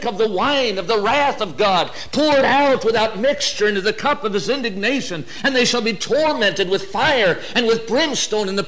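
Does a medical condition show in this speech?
No.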